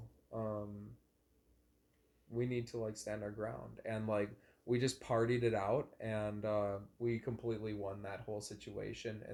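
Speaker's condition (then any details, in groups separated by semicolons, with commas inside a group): No condition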